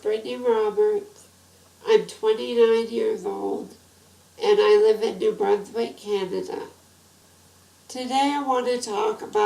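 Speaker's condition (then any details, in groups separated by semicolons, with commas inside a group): Spinal muscular atrophy type 2; type 2, genetic; progressed with age, no nusinersen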